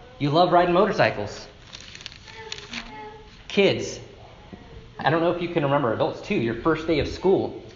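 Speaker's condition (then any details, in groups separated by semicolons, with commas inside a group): No condition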